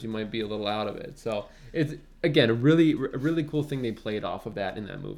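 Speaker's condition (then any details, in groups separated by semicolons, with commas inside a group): No condition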